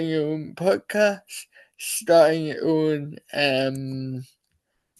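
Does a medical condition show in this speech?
Yes: cerebral palsy.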